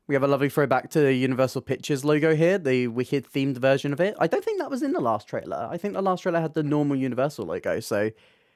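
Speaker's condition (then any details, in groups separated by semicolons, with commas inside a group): No condition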